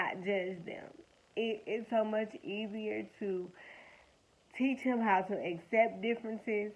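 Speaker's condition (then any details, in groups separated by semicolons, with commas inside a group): Cerebral palsy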